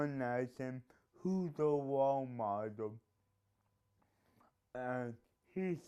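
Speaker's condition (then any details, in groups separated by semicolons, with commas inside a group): Cerebral palsy; physical disabilities since young age; speech impediment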